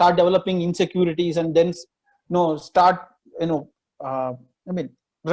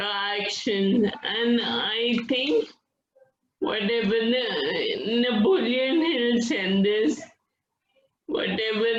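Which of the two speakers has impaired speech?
The second: Friedreich's ataxia; diagnosed at age 13, uses wheelchair.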